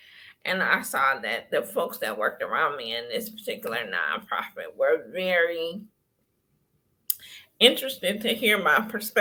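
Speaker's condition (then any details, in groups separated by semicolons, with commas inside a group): Cerebral palsy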